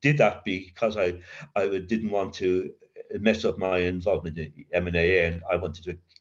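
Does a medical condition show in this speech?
Yes: covert stutter; severe childhood stutter with blocks, linked to adverse childhood experience, child guidance clinic, speechless while drinking; covert since early sobriety in AA, about 40 years, occasional blocks, talks easily at meetings; stutters mostly in mind, thinks ahead around feared words, voice long felt fake; here repeated words, prolonged sounds.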